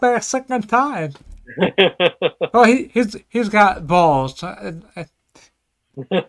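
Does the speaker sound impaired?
Yes: cerebellar ataxia; slurs a bit, voice affected a little, may need to repeat himself.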